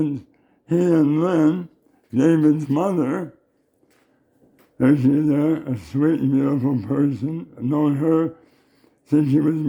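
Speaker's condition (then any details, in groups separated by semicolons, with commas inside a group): Oral cancer; base of tongue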